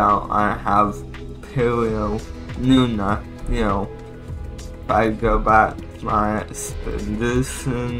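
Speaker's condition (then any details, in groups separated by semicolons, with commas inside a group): Cerebral palsy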